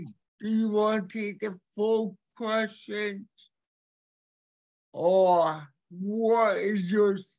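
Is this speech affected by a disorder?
Yes: cerebral palsy; hearing impaired.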